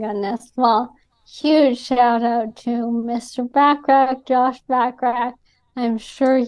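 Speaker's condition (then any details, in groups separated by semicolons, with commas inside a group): ALS; diagnosed by elimination over multiple years by Dr. Neil Snyder, Columbia University, atypical young woman; diagnosed within about past year, on the one approved ALS medication since diagnosis, symptom-directed treatments; speech affected by ALS, noticeable on podcasts and shows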